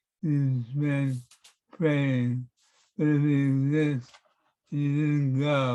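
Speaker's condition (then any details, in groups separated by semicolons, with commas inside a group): Parkinson's; affects handwriting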